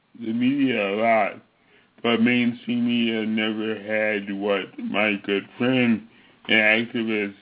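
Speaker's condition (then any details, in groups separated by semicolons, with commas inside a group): Cerebral palsy; visible to casting agents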